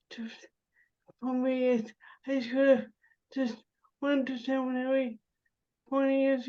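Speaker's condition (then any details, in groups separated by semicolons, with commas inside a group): Cerebral palsy; spasticity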